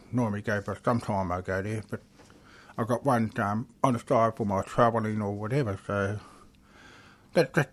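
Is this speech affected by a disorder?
Yes: deafness; asks others to speak slowly, struggles when people talk quickly.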